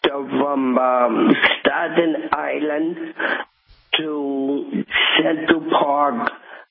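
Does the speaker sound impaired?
Yes: cerebral palsy; present from birth, diagnosed at 6 months, lump at back of head found by mother, could not lie on back, predicted never to walk; walks, has walked New York City marathon 8 times.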